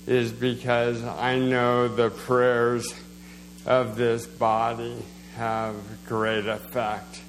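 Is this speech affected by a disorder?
Yes: slowed speech, swallowing problems; reading down about 30 words per minute last year.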